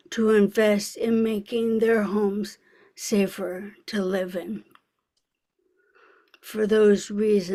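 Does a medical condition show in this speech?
Yes: ALS; speech audibly affected.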